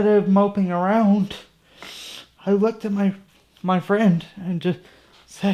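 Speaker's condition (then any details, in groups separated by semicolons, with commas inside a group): Cerebral palsy; from birth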